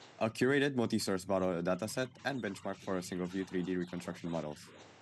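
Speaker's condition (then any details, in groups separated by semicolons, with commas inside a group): No condition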